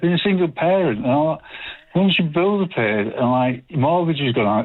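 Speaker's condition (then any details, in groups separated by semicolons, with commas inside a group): Parkinson's disease; hereditary form, long-standing, degenerative, will never get better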